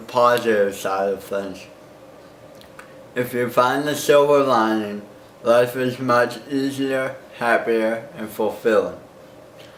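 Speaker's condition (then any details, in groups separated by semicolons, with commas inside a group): Cerebral palsy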